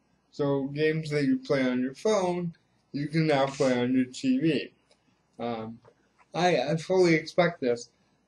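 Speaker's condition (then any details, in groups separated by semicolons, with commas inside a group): Cerebral palsy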